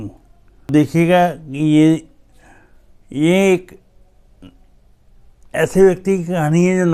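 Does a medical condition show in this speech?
Yes: cerebral palsy.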